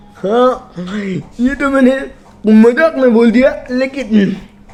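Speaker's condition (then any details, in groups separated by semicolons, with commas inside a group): Cerebral palsy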